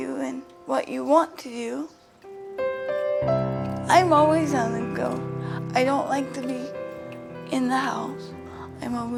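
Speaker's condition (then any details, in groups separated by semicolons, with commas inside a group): Cerebral palsy; from birth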